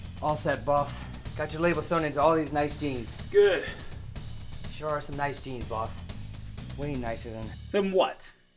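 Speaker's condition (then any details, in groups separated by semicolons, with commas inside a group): No condition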